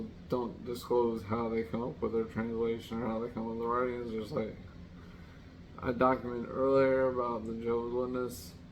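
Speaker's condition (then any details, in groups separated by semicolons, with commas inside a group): Traumatic brain injury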